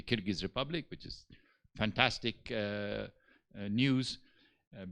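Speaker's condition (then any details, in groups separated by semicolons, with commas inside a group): No condition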